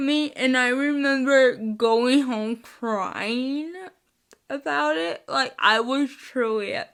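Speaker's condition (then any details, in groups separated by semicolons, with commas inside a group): Spastic cerebral palsy, mixed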